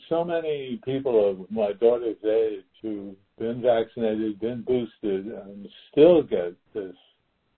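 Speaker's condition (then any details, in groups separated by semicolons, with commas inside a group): Parkinson's; stem cell infusions in houston, infusions finished, assessment due in september; in clinical trial of stem cell therapy derived from donated bone marrow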